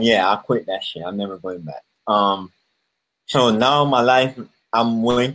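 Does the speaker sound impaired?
Yes: cleft palate; congenital cleft palate, speech impediment since birth; speech impediment noticeable to listeners.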